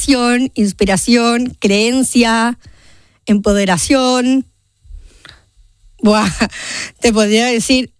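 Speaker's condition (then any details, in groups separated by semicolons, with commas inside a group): Down syndrome; genetic condition, present since birth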